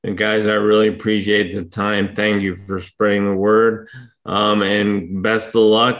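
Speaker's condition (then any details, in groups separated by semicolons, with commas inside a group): ALS; uses power wheelchair for mobility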